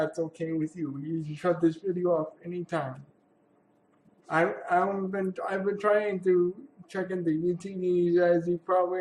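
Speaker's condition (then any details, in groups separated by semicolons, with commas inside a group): Cerebral palsy; has had surgery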